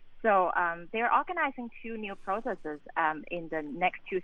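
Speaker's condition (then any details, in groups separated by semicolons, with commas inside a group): No condition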